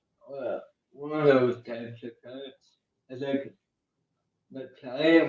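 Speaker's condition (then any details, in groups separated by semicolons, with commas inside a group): Cerebral palsy; uses one hand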